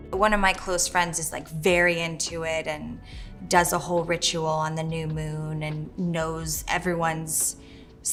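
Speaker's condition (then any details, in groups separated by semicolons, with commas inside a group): No condition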